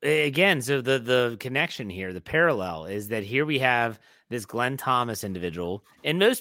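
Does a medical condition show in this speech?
No.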